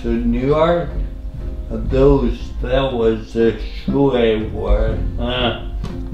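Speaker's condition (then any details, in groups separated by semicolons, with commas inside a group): Traumatic brain injury (pontine cavernoma); ongoing daily therapy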